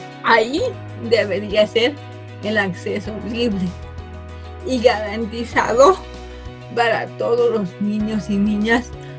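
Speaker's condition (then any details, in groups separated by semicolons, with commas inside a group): Cerebral palsy from birth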